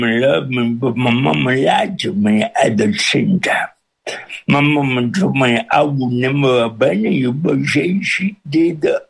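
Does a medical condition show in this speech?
Yes: cerebral palsy with speech impediment; speech impediment since birth.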